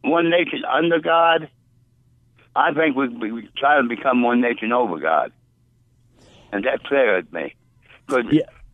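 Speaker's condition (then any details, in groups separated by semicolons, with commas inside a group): Stroke; stroke about two years ago; caller worries listeners may not understand speech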